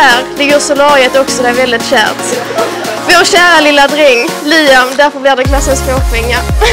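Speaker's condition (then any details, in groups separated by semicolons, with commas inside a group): No condition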